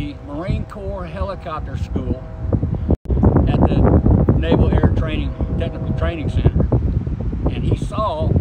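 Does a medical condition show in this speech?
No.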